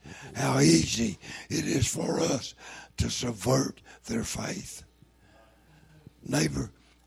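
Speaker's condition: Throat cancer, lost vocal cord

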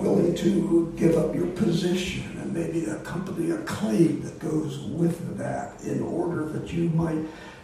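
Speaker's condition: Voice disorder; not contagious

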